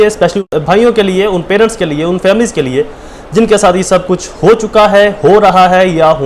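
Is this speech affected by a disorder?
No.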